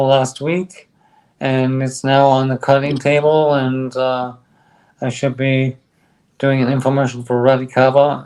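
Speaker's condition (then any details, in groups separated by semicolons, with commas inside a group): ALS; on drug, stronger bite, speaks better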